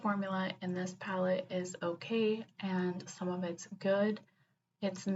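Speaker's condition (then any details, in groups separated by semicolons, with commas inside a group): No condition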